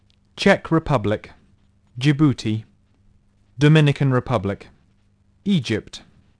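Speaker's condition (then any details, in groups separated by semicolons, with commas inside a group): No condition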